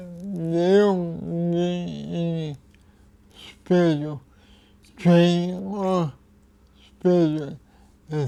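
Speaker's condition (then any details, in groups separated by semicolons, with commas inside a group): Cerebral palsy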